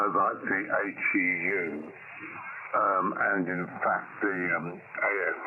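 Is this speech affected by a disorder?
Yes: speech affected by mouth surgeries.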